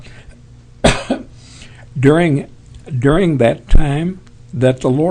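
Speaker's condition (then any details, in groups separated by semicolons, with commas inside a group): Parkinson's; tremors as early symptom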